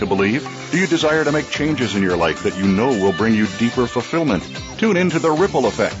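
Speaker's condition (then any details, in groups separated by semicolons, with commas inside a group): No condition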